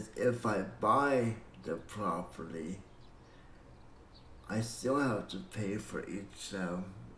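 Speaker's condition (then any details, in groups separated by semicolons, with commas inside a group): Cerebral palsy; breathing fine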